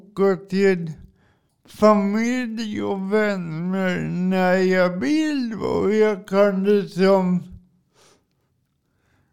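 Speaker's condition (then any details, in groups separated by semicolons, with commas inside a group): Cerebral palsy; from birth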